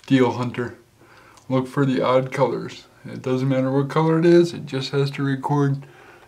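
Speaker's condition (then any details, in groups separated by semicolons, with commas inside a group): Cerebral palsy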